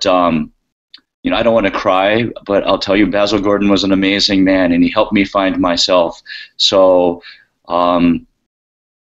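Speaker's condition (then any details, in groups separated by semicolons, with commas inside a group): No condition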